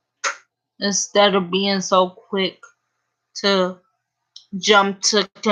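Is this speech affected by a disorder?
Yes: cerebral palsy; uses a wheelchair.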